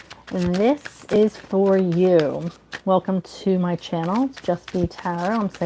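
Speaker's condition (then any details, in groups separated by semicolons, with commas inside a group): No condition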